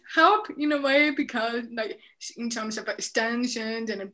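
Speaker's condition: Deafness, profound, severe; speech therapy for speaking and listening in deaf and hard of hearing program

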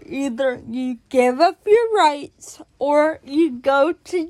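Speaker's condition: Cerebral palsy; born addicted

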